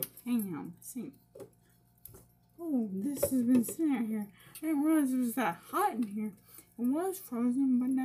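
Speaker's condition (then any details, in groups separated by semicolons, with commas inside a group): Brain injury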